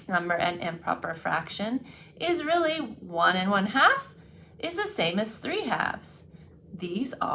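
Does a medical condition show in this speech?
No.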